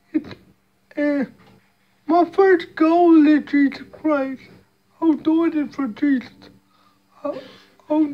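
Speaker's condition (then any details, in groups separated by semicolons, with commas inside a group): Cerebral palsy; speech hard to understand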